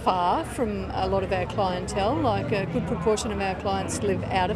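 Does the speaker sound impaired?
No.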